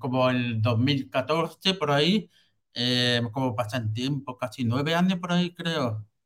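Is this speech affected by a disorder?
Yes: hearing loss with cochlear implant; congenital hearing loss, cochlear implant surgery, implant electrically stimulates cochlea.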